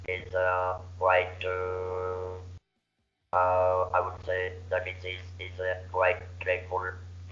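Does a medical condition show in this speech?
Yes: laryngeal cancer surgery.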